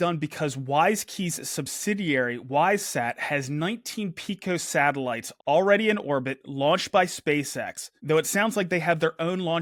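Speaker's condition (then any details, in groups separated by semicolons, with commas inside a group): No condition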